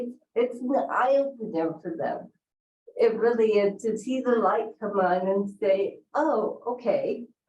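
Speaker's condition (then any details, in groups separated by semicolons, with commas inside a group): Cerebral palsy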